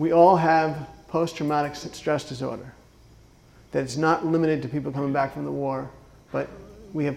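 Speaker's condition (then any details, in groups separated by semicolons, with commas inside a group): Parkinson's disease; first tremoring hand and no arm swing after thumb surgery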